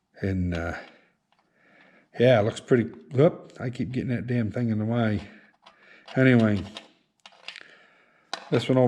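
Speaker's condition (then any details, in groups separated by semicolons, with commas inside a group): No condition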